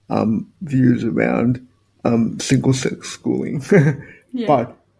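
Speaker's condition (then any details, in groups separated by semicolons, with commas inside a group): Spastic quadriplegic cerebral palsy; all four limbs affected, motorized wheelchair as main mobility aid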